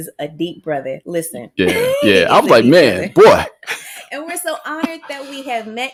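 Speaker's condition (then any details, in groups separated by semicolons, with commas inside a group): No condition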